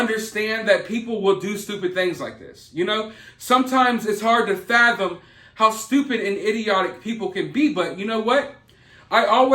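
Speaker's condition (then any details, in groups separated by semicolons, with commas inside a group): No condition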